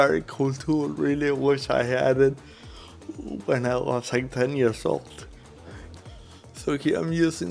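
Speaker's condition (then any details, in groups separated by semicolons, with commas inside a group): Cerebral palsy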